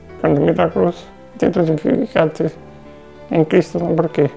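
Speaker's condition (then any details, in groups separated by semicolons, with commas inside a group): Duchenne muscular dystrophy; degenerative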